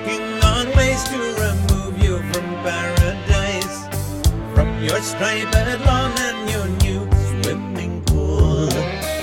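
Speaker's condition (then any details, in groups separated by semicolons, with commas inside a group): No condition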